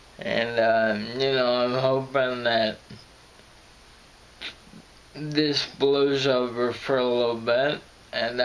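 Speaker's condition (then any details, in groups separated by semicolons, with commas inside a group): Friedreich's ataxia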